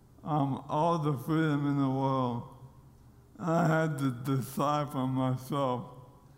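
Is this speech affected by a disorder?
Yes: ALS; diagnosed during pro football career in Nashville after loss of strength, speed and weight; progressive, continuing to lose abilities, physically changed, seen crawling on stage, fears last public speech; losing ability to speak clearly, voice does not sound as expected.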